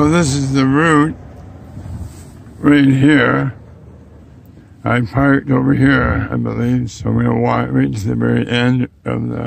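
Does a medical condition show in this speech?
Yes: oral cancer; base of tongue.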